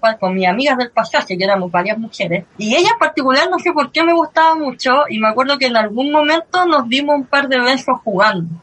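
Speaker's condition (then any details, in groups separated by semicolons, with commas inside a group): Cleft lip and palate; since early childhood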